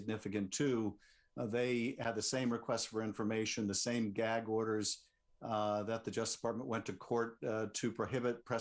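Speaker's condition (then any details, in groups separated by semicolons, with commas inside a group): No condition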